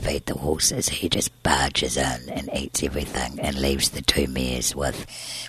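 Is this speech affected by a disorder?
Yes: tracheostomy and scarred vocal cord, laryngeal cysts, surgical vocal cord scarring; congenital laryngeal cysts.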